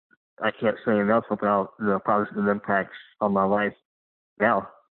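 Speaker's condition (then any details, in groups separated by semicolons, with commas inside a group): Cleft lip and palate; congenital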